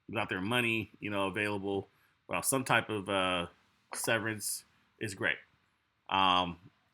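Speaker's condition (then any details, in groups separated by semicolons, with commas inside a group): No condition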